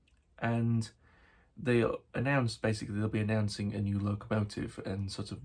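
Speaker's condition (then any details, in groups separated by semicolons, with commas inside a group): No condition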